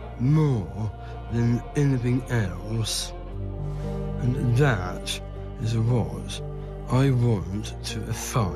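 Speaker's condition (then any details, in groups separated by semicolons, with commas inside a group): Down syndrome; told when very young would never read or speak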